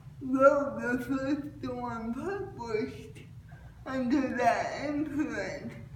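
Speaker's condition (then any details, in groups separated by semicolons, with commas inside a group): Cerebral palsy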